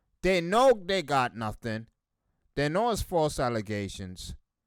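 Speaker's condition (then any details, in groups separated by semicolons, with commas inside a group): No condition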